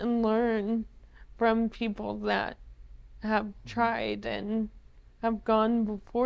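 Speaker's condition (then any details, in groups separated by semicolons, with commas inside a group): ALS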